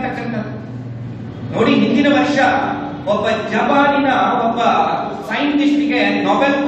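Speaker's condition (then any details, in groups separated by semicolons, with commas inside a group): No condition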